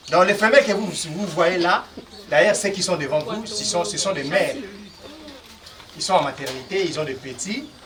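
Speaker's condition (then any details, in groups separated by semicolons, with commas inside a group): No condition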